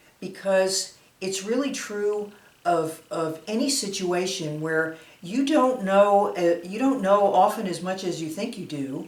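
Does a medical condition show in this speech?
No.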